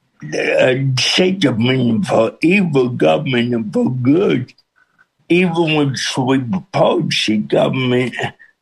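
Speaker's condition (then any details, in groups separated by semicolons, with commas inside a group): Cerebral palsy with speech impediment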